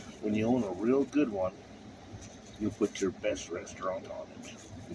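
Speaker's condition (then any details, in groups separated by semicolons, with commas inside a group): No condition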